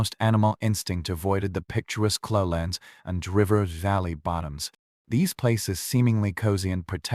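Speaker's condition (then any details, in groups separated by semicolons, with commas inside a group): No condition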